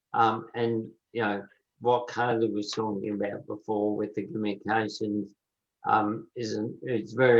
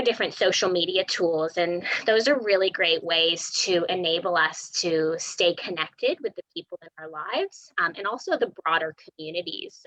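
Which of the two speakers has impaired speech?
The first: motor neurone disease; about nine months since diagnosis, slow progression, still walking; voice change early symptom, voice worsening daily, learning text-to-speech.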